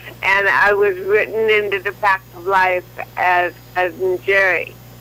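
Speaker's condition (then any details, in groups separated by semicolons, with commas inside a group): Cerebral palsy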